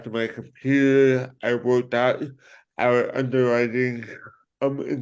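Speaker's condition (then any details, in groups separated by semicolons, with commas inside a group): Cerebral palsy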